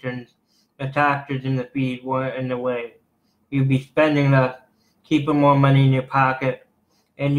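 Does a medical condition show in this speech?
Yes: cerebral palsy.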